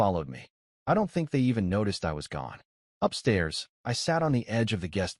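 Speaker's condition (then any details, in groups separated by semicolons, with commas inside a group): No condition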